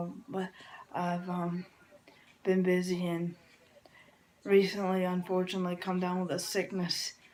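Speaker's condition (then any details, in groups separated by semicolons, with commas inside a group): Cerebral palsy; from birth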